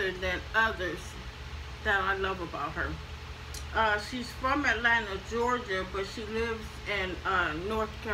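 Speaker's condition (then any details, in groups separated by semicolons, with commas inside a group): ALS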